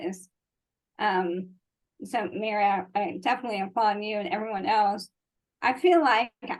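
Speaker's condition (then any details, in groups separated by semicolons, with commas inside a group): ALS; slow progressing form; 15 years since onset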